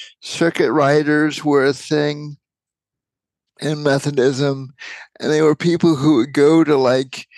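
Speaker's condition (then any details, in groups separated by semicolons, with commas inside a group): Cerebral palsy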